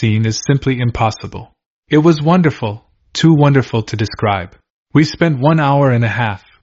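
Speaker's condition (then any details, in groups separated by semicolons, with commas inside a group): No condition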